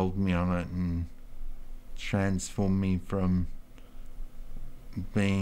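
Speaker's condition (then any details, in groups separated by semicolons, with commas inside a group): Multiple sclerosis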